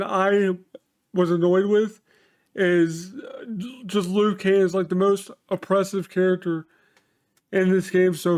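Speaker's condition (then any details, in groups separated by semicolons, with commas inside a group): Cerebral palsy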